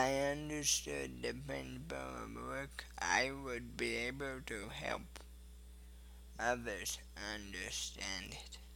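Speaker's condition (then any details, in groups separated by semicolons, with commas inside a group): Cerebral palsy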